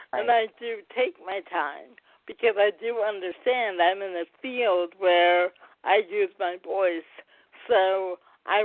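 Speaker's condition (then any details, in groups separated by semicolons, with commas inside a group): Cerebral palsy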